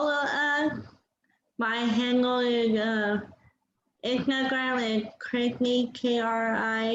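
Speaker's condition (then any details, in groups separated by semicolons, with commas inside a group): Cerebral palsy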